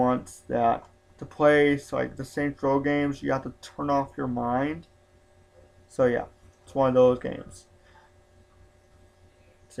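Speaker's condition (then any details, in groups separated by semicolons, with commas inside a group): Spastic quadriplegic cerebral palsy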